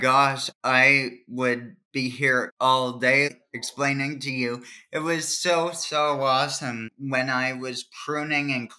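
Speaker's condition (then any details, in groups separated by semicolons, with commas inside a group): Cerebral palsy; trouble remembering multiple tasks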